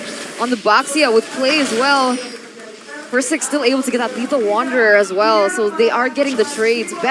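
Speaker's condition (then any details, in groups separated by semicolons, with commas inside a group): No condition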